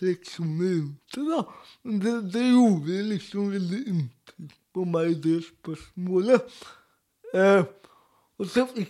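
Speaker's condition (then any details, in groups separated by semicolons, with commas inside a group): Cerebral palsy; speech difficulties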